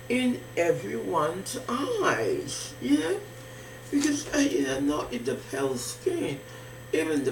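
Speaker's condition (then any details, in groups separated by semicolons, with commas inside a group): Facial palsy; can barely hear own speech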